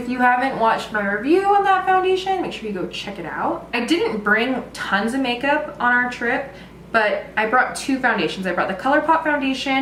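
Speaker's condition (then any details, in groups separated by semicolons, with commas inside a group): No condition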